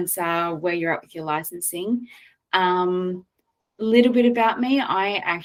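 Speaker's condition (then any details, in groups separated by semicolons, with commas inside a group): No condition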